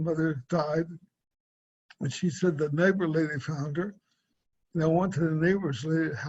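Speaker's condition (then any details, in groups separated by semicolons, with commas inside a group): Cerebral palsy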